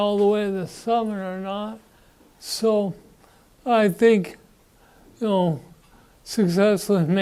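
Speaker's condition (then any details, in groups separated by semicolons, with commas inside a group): Parkinson's disease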